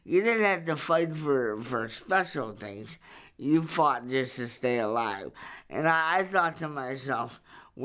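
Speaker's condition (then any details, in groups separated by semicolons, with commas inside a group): Cerebral palsy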